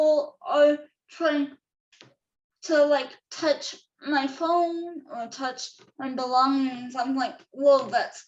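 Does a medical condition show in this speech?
Yes: cerebral palsy.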